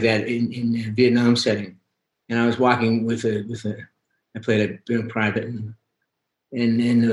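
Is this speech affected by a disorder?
Yes: young onset Parkinson's; diagnosed at 29, began with pinky twitch, shoulder pain spreading to whole arm, spinal tumor surgery, relearned walking; age 59, about 30 years since diagnosis, long list of daily pills, walking fairly steadily after months of physical therapy; halting at times, now fairly clear and robust, words come faster than can be spoken.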